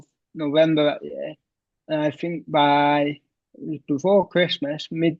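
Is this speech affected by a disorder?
Yes: cerebral palsy; wheelchair since age six, childhood surgery.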